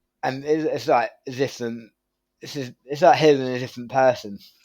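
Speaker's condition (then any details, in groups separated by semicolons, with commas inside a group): Tongue cancer surgery; right-side tongue surgery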